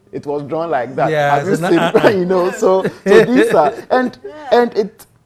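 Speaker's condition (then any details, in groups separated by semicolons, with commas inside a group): No condition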